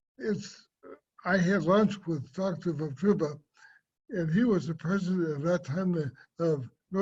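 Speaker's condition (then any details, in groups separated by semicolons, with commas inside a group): Cerebral palsy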